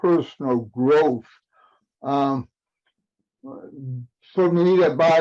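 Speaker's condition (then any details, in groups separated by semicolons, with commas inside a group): Cerebral palsy; aging adult, past 40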